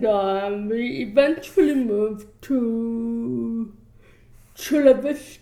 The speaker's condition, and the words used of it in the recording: Cerebral palsy. I also have cerebral palsy, and I think that has something to do with my motor control and my speech impediment.